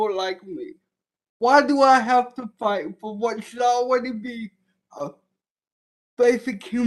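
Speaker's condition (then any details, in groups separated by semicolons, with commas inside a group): Cerebral palsy; present from birth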